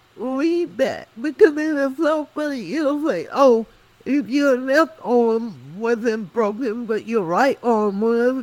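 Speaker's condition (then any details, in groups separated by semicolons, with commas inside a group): Cerebral palsy; speech affected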